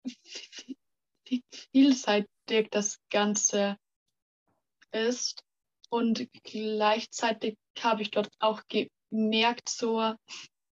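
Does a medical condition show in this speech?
Yes: stuttering; stuttering since kindergarten age, many logopedists and speech therapists, stuttering therapy groups with other stutterers; 18 years old, fighting stuttering less with pressure and resistance; part-word and word repetitions, we wegzulaufen; here repeated sounds, prolonged sounds, blocks.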